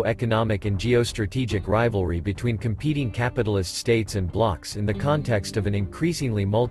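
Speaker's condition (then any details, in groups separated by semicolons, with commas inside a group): No condition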